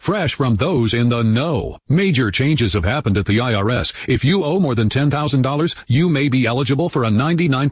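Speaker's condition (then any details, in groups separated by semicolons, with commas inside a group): No condition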